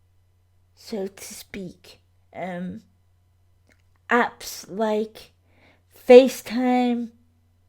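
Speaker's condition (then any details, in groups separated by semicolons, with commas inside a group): Cerebral palsy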